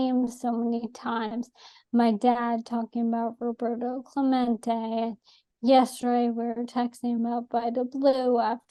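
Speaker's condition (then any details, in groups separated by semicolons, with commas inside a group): ALS; atypical case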